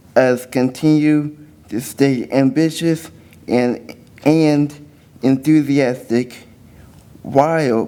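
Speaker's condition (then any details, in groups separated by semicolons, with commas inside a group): Cerebral palsy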